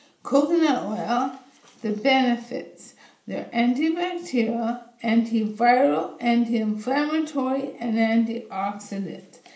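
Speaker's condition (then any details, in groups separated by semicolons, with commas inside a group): Bulbar ALS; bulbar onset, mouth and tongue muscles affected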